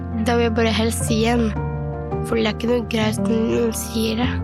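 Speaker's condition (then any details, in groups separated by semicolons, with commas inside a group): Down syndrome; age 15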